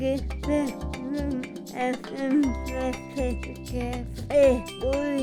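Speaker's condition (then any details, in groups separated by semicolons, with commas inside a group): Cerebral palsy; from birth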